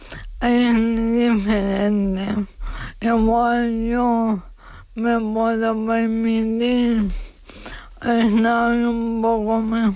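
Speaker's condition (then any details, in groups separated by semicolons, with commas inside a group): ALS; diagnosed at about age 35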